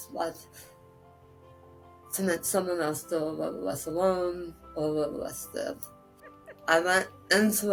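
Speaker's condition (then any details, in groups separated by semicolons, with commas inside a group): Tongue cancer with glossectomy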